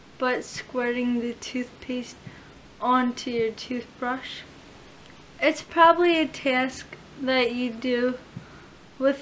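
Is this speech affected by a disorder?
Yes: cerebral palsy.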